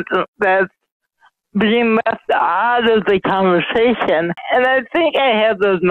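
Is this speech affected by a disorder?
Yes: mild cerebral palsy; speech affected.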